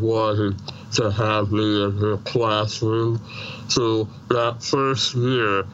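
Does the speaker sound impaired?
Yes: Treacher Collins syndrome, severe.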